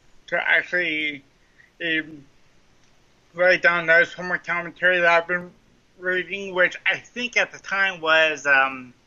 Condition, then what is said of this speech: Cerebral palsy. And I'm going to be joking about my speech impediment throughout the show.